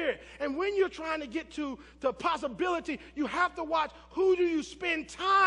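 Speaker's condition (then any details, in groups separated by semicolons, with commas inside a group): No condition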